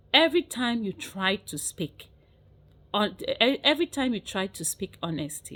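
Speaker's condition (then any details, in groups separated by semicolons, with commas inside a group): No condition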